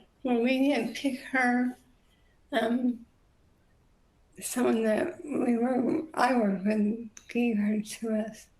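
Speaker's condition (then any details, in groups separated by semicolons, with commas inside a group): Multiple system atrophy; first diagnosed Parkinson's; Parkinson's over 10 years, MSA about a year, speech therapy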